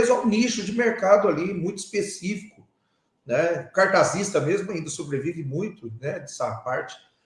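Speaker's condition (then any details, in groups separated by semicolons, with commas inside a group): No condition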